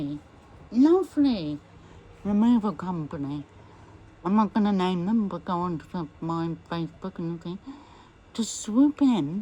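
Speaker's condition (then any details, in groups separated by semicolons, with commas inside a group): MND; voice may be difficult to understand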